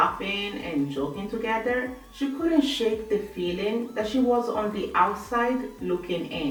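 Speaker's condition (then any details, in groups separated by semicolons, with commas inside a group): No condition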